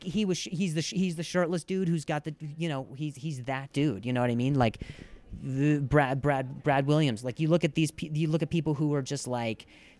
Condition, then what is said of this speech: Stuttering. People made fun of him, and also the speech thing was annoying for him.